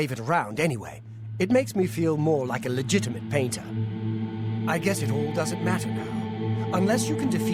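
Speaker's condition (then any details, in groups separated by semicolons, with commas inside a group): No condition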